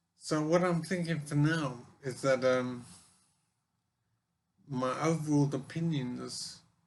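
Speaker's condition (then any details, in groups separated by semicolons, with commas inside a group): Brain injury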